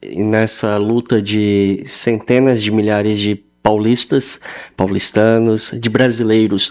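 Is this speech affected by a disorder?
Yes: cleft lip and palate; treated from childhood as USP patient at rehabilitation hospital in Bauru.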